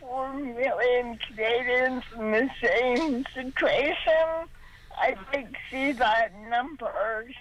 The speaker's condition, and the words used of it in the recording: Cerebral palsy. I'm perfectly able to understand her, yeah.